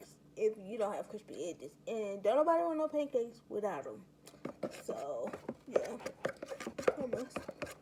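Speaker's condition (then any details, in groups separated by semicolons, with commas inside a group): Cerebral palsy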